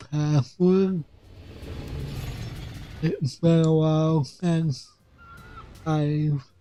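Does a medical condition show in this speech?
Yes: cerebral palsy; affects voice.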